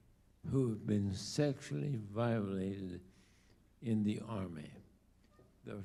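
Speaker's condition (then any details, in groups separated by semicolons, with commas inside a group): ALS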